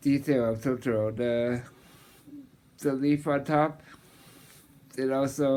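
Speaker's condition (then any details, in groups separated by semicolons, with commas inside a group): Muscular dystrophy, Duchenne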